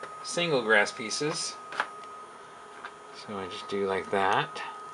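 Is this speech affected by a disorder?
No.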